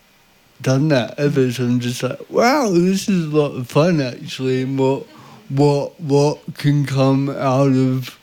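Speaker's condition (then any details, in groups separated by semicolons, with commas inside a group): Cerebral palsy; visible disability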